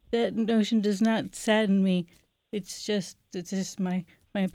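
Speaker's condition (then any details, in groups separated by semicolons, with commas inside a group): Parkinson's disease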